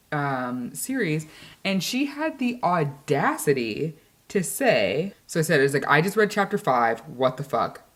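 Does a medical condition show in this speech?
No.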